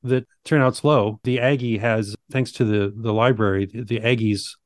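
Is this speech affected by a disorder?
No.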